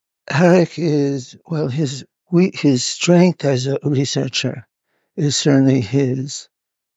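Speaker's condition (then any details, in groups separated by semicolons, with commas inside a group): Parkinson's; hidden in early stages, now openly displayed; must move about during interview, reports not feeling very well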